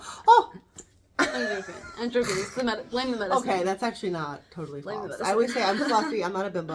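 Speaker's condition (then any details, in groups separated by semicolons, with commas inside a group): No condition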